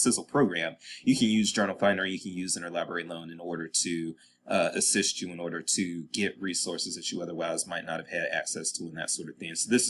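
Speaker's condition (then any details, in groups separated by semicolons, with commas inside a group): No condition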